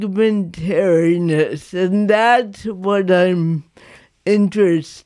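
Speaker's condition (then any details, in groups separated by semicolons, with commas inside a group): Cerebral palsy; wears down with age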